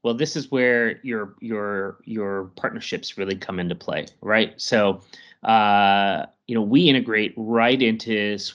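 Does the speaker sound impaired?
No.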